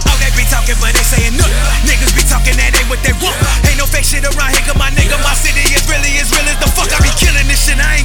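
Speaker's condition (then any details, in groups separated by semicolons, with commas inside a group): No condition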